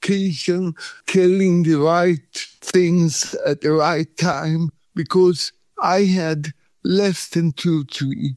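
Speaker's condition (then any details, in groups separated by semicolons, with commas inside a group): Cerebral palsy; muscle cramps and pain from shaking, cramp free after 5 days in Thailand, pain back within 3 days in Sweden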